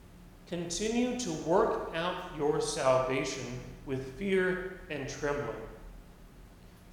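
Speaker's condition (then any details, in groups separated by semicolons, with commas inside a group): No condition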